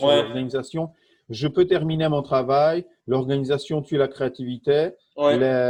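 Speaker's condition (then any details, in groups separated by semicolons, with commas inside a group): No condition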